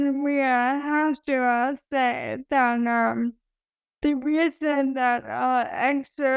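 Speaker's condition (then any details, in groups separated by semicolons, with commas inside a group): ALS; sporadic form, cause unknown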